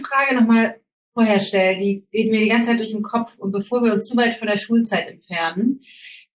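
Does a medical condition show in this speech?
No.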